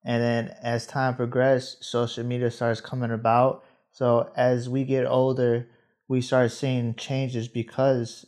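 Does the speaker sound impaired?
No.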